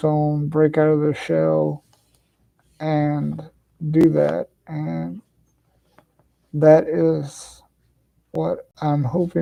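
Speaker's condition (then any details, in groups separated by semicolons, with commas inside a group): Cerebral palsy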